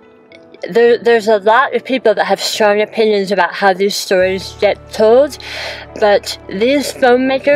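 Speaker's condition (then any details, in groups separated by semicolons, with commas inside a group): Hemi-glossectomy for oral cancer, hemiglossectomy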